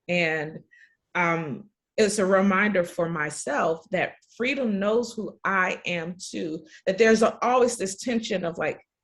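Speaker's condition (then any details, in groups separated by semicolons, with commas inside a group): No condition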